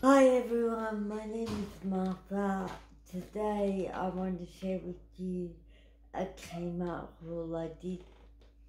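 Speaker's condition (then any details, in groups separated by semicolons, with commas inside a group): Cerebral palsy; wheelchair user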